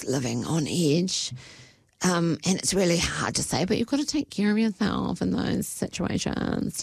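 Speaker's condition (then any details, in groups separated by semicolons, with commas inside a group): Spasmodic dysphonia; lifelong, onset within months after prolonged stress settled, brain-to-voice-box neurological pathway interrupted, prior speech therapy; Botox injections every 3 months, working well, near end of 3-month cycle; voice does weird stuff, hard to get right, audibly worse near end of Botox cycle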